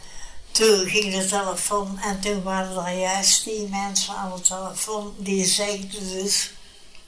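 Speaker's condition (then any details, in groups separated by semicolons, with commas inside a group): Brain hemorrhage; speaks less well than before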